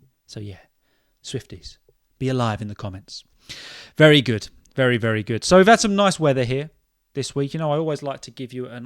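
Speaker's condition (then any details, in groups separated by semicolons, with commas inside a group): No condition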